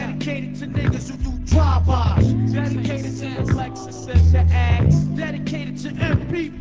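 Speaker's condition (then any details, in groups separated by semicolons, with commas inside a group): No condition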